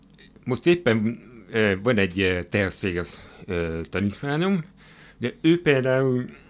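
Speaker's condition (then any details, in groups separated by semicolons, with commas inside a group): Hearing impairment; hard of hearing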